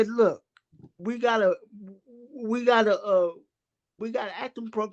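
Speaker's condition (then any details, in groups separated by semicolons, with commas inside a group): Cerebral palsy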